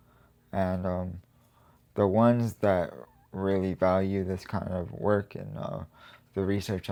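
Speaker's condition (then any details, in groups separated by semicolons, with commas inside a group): Cerebral palsy; GMFCS level 4, severe physical disability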